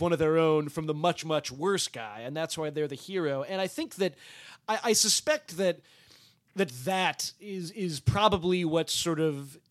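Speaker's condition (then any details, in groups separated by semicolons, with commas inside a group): No condition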